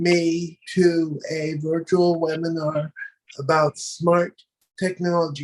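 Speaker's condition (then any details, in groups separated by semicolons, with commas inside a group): Cerebral palsy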